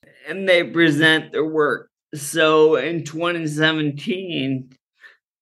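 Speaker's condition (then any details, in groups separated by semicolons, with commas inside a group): Friedreich's ataxia; progressive, cannabis strain with doctor's guidance for neuropathic pain, muscle relaxing, sleep, ataxia worse when tired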